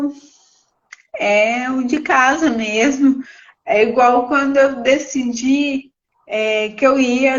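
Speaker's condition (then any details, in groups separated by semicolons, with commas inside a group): Cerebral palsy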